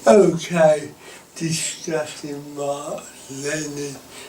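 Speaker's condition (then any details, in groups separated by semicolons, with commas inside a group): Cerebral palsy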